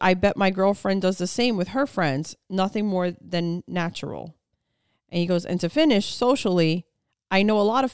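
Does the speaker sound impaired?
No.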